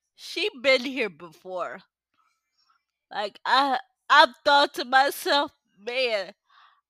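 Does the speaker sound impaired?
Yes: cerebral palsy.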